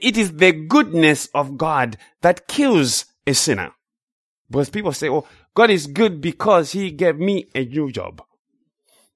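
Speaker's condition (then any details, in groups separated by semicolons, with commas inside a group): No condition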